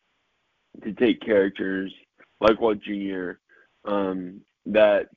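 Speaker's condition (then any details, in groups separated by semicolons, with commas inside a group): Cerebral palsy; mild cerebral palsy, diagnosed at age 3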